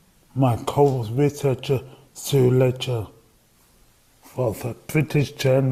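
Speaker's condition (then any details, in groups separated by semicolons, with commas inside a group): Cerebral palsy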